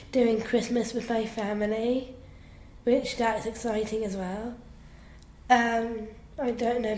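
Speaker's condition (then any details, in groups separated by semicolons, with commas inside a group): Down syndrome; down syndrome since birth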